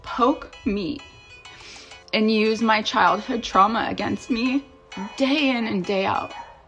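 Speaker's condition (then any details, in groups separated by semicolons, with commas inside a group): No condition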